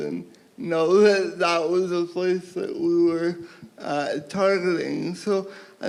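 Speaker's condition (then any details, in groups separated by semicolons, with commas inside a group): Cerebral palsy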